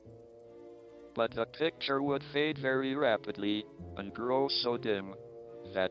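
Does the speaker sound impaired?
Yes: ALS, through a speech-generating device; no cure or therapy offered.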